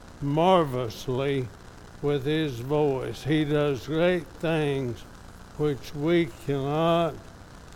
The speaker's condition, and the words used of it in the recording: ALS (motor neuron disease). And it's evident today from my speech has been somewhat affected, so bear with me.